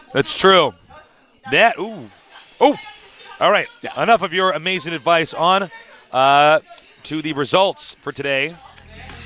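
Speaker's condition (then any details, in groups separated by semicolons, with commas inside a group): No condition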